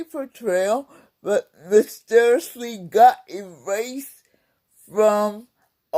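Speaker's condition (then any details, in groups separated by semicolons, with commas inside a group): Cerebral palsy; several unnoticed strokes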